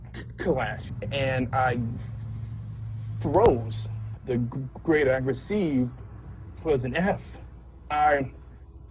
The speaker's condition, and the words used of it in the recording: Stuttering. I've stuttered for as long as I can remember.